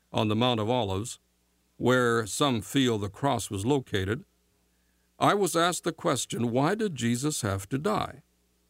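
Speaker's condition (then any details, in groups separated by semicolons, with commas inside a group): No condition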